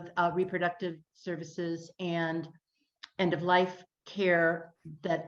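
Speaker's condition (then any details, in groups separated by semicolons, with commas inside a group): No condition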